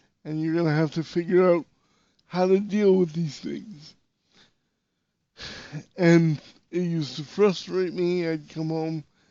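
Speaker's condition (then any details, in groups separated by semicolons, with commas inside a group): Cerebral palsy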